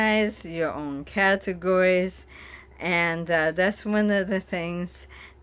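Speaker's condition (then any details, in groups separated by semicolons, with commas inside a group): Bulbar ALS, bulbar onset; still speaks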